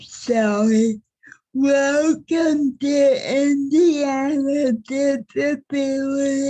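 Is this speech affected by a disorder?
Yes: cerebral palsy.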